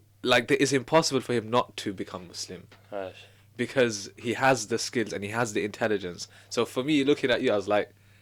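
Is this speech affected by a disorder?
No.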